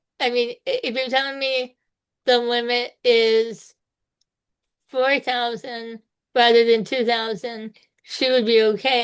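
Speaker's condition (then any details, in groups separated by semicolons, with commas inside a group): Spinal muscular atrophy type two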